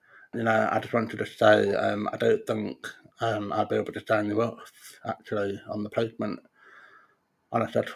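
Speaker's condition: Profound deafness; congenital profound deafness

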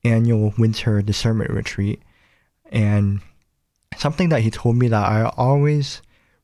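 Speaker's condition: Cleft palate; able to speak after surgical treatment

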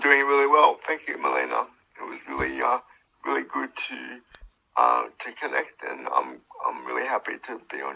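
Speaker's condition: Cerebral palsy; died twice at birth

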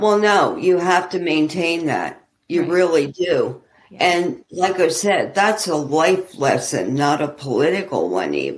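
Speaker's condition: ALS; walking impaired

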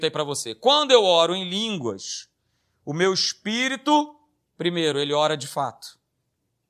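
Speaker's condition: No condition

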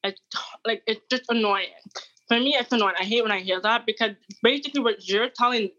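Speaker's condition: Deafness (hard of hearing); no audible sign of deafness, others cannot tell from speech

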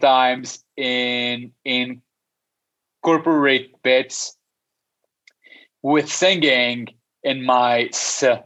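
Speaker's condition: Stutter; stutter since childhood, stutters in six languages: English, French, Spanish, Arabic, Portuguese, Armenian; audible stutter during interview; no stuttering when singing, avoided speaking for years out of fear, later joined Toastmasters and debating club; repeated sounds, prolonged sounds, blocks

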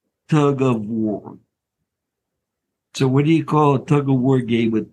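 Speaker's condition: ALS; diagnosed about five years ago, PEG tube recommended soon after diagnosis

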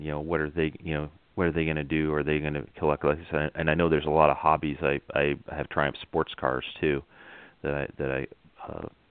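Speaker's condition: No condition

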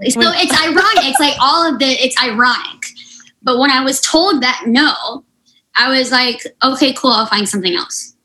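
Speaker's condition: Unilateral cleft lip and palate, severe; final surgery in high school

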